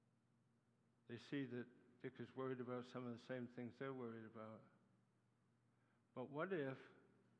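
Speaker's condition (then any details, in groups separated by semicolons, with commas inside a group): Parkinson's disease; neuropathy attacks nerves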